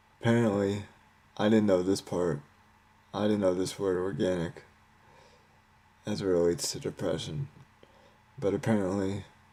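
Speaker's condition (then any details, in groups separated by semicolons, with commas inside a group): Cerebral palsy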